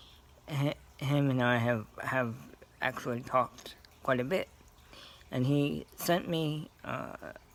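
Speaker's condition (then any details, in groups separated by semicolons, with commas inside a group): Cerebral palsy; scoliosis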